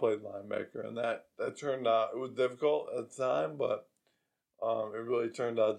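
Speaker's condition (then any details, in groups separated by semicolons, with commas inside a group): ALS; progressive weakness, reduced athletic performance before diagnosis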